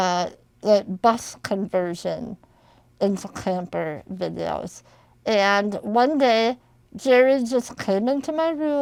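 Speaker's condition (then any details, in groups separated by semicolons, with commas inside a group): Spinal muscular atrophy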